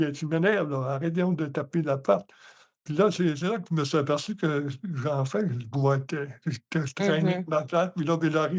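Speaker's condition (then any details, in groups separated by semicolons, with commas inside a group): Hemiparalysis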